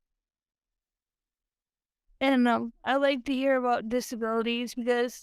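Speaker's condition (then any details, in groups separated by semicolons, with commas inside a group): Cerebral palsy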